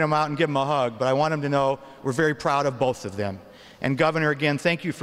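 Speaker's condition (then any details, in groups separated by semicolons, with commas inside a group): No condition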